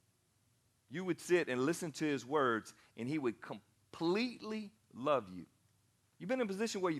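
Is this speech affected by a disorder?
No.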